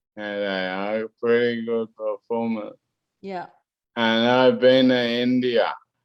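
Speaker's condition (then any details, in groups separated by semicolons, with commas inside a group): Cerebellar ataxia; wheelchair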